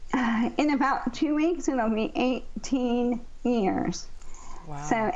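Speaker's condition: ALS; ALS over 15 years since diagnosis, weak diaphragm, feeding tube placed about 5 years ago; does much independently, only vitamins and one ALS medicine, 6-monthly PT, speech, neurology; used amplifier much of the time to be heard

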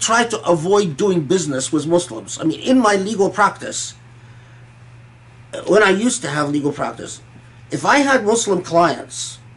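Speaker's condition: No condition

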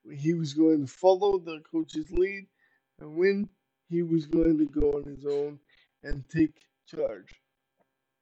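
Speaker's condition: Cerebral palsy; uses power wheelchair

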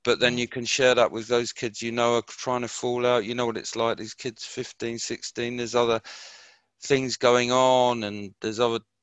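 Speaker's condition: No condition

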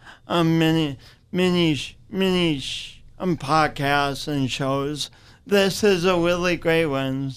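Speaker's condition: Speech impediment from birth; kinked umbilical cord causing oxygen loss

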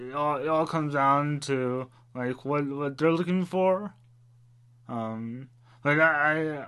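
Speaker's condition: Rapid onset dystonia-parkinsonism; neurological and muscular disorder, onset age 27 within two weeks, then stopped progressing, resembled stroke, diagnosed at Mayo Clinic; affects speech, balance and dexterity, Parkinson-like characteristics

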